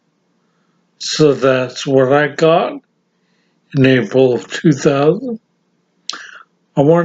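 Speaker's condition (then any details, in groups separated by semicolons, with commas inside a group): Severe brain injury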